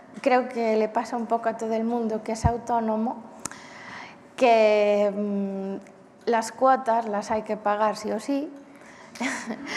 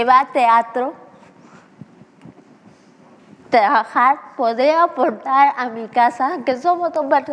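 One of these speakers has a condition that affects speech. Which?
The second: cerebral palsy; infantile form, diagnosed about age one; began speaking at age six.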